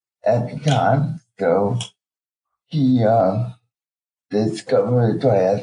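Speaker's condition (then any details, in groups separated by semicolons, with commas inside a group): Cerebral palsy; types about 10 words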